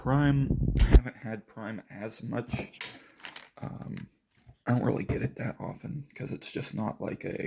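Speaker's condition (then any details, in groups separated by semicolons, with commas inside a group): No condition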